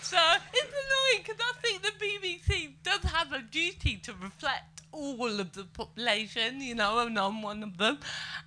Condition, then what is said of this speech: Cerebral palsy. Character in my sitcom could actually speak and move, which may have been a problem.